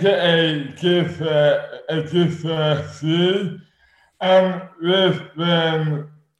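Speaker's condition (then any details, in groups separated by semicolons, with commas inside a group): Dystonia; sudden overnight adult onset, affects speech and arms, suspected congenital jaw defect plus rugby hits, damaged TMJ; incredibly slurred, dramatically impaired, worse at onset with eating difficulty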